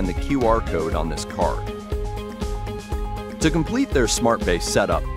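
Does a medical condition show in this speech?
No.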